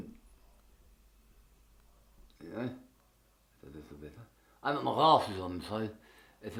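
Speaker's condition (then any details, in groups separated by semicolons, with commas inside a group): Tongue cancer; half tongue removed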